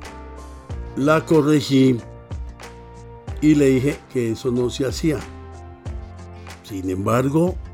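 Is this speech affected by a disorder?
No.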